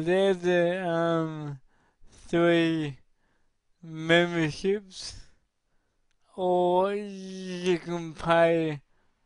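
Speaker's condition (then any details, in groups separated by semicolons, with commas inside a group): Cerebral palsy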